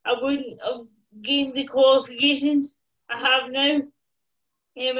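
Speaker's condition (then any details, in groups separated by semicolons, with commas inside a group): Cerebral palsy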